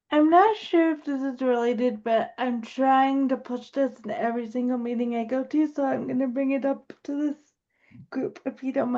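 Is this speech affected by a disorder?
Yes: cerebral palsy.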